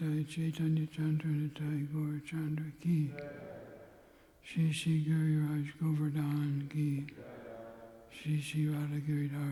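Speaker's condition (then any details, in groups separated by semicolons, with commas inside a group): Parkinson's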